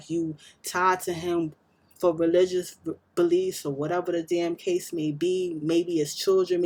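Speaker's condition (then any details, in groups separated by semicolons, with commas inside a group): No condition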